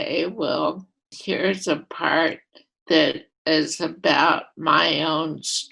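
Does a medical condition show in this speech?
Yes: primary lateral sclerosis; voice affected.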